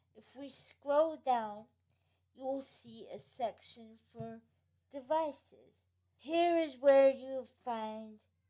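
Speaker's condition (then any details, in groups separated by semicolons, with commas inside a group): Cerebral palsy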